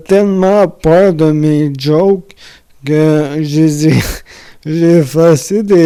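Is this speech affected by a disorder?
Yes: amyotrophic lateral sclerosis.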